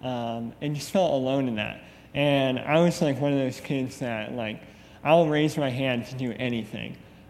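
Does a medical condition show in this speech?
Yes: cleft lip; congenital, over 20 corrective surgeries, 12 years of braces; just finished major surgery, face expected to change; attended speech therapy during school, leaving school for a few hours.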